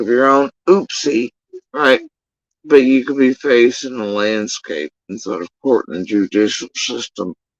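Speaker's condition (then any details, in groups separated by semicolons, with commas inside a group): Facial paralysis after surgery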